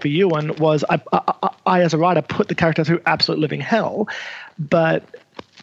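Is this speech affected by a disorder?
Yes: stutter; present by age 20 at film school, sign language used to assist stutter; here repeated words, blocks.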